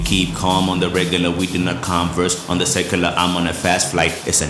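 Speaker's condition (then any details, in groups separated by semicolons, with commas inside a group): No condition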